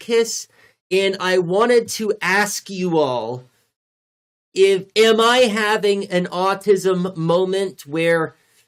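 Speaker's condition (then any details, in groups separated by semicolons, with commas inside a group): No condition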